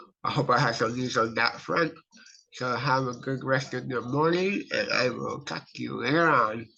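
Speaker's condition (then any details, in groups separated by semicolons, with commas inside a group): Cerebral palsy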